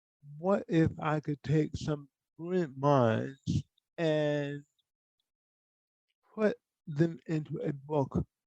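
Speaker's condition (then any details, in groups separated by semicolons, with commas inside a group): Cerebral palsy; from birth, poor hand use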